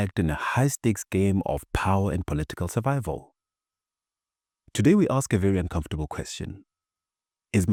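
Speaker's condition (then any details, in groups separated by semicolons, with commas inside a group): No condition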